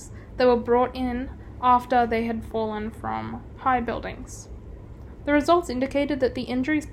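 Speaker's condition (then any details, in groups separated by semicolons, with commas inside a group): No condition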